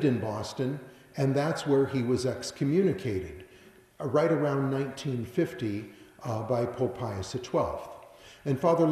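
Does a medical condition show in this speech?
No.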